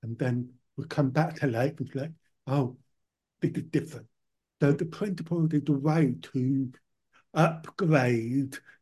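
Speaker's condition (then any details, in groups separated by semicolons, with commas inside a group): Profound deafness; powerful hearing aids early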